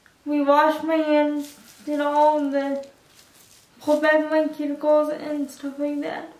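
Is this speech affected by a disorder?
Yes: cerebral palsy, spastic quadriplegic.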